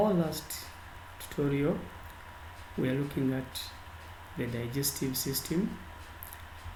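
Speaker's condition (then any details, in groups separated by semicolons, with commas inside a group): No condition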